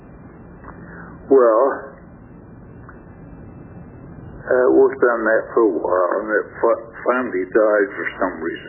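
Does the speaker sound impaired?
Yes: stroke affecting throat muscles; listener says speech sounds fine.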